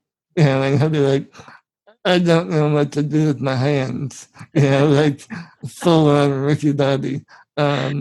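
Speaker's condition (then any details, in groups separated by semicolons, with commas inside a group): Spinal muscular atrophy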